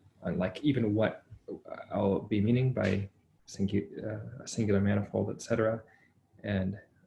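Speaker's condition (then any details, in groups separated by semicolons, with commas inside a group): No condition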